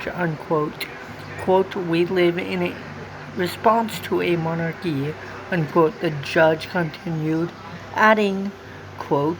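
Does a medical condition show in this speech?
Yes: cerebral palsy.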